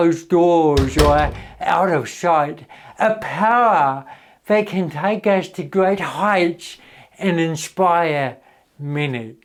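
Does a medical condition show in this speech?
Yes: cerebral palsy.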